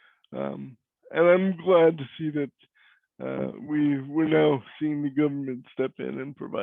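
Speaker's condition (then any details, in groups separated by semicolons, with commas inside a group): Cerebral palsy; cannot walk; voice is different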